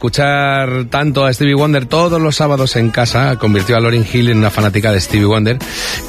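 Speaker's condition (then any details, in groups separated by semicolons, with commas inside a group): No condition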